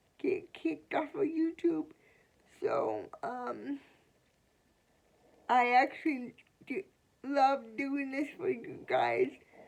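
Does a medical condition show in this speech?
Yes: cerebral palsy.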